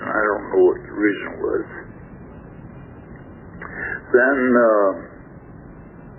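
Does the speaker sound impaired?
Yes: stroke affecting throat muscles; first stroke about 3 years ago, left side totally paralyzed, then three more small strokes; last small stroke affected throat muscles, tough time talking, listener says speech sounds fine.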